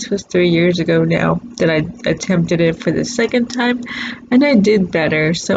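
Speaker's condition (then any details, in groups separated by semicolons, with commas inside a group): Cerebral palsy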